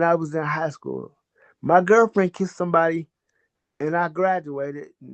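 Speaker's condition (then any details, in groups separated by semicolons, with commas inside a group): Cerebral palsy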